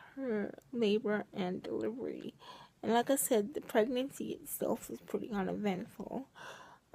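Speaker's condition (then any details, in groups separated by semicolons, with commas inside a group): Cerebral palsy, triplegia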